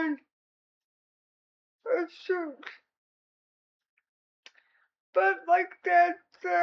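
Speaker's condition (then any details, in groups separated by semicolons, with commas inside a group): Cerebral palsy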